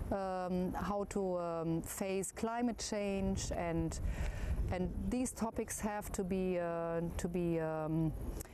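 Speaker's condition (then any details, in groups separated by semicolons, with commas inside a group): No condition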